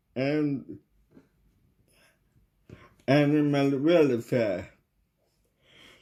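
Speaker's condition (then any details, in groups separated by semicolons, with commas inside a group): Cerebral palsy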